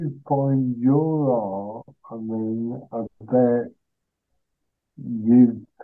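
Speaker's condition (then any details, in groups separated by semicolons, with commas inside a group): Cerebral palsy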